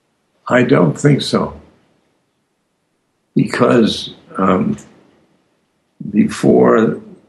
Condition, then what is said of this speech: Aphasia. And here now, as you speak, your words come out slowly.